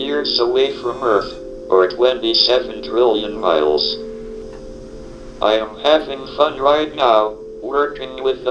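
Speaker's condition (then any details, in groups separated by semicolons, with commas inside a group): ALS, speech-generating device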